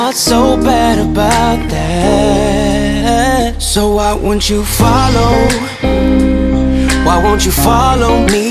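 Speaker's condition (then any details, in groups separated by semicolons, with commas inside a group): No condition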